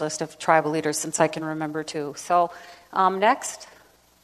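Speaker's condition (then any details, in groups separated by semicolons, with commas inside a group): No condition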